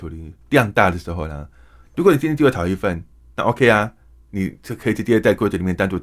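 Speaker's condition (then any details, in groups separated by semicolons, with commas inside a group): Hearing impairment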